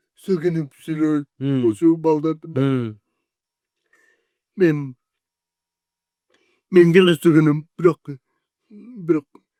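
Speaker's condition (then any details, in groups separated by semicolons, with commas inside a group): Cerebral palsy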